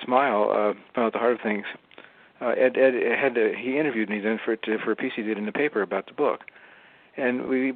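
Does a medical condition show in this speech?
Yes: Parkinson's disease; some years before recording.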